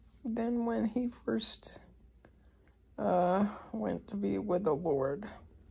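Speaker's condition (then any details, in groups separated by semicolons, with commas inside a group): ALS; weakening all over, morphine and lorazepam for breathing, avoids breathing mask; breathing difficulty eased by medication, could decline suddenly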